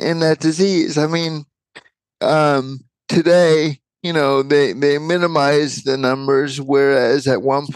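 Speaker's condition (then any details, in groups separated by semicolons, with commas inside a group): Cerebral palsy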